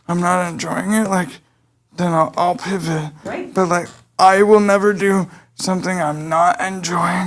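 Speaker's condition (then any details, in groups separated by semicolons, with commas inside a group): Cerebral palsy; able to speak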